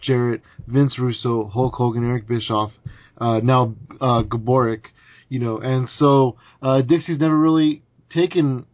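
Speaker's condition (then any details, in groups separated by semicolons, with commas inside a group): No condition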